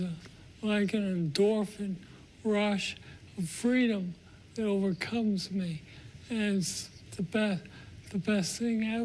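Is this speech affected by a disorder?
Yes: Parkinson's disease; strong voice, sings.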